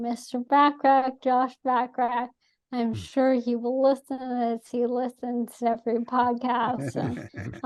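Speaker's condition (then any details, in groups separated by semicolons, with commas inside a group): ALS; atypical case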